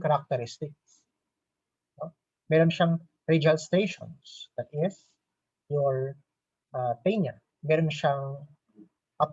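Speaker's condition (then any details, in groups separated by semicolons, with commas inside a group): No condition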